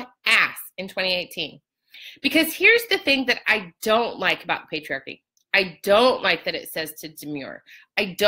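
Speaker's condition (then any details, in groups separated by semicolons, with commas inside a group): No condition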